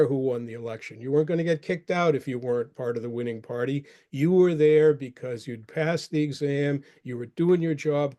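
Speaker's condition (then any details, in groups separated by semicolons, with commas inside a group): No condition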